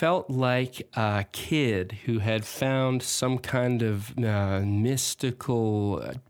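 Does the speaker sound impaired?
Yes: stutter; since childhood, stutter in school, calls it speech disability; alone in studio, fluent; stutters and gets stuck at typical rate, harder in person, easier alone, sings without stuttering; here prolonged sounds.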